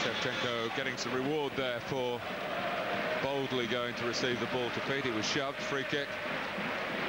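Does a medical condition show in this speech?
No.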